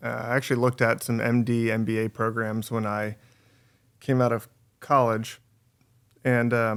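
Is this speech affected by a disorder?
No.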